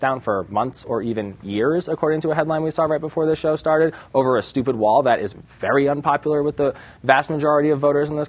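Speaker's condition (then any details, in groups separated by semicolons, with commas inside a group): No condition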